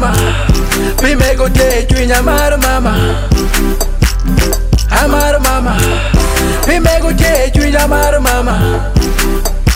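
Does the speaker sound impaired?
No.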